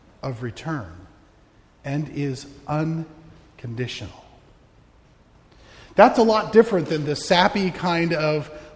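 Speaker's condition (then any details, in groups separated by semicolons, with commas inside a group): No condition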